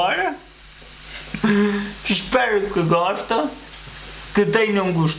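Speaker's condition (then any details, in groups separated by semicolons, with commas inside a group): Cerebral palsy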